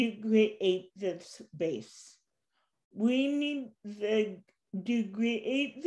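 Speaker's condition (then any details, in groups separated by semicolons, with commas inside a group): Cerebral palsy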